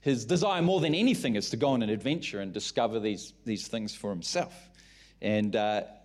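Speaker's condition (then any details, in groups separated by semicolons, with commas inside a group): No condition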